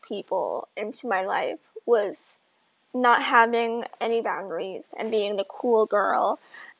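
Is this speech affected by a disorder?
Yes: bilateral cleft lip and palate; from birth.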